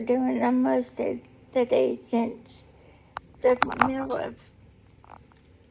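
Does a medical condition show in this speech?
Yes: cerebral palsy; able to talk.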